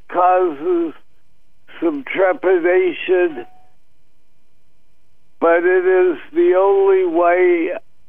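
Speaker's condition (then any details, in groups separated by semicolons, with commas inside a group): Parkinson's disease; brain stimulation surgery after tremors broke through CBD use, uses rollator for walking; tremors reduced about 95% after brain stimulation surgery, barely noticed; slight difficulty in speaking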